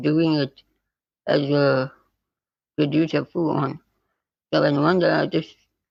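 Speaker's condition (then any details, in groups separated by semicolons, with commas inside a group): Spinal muscular atrophy type 2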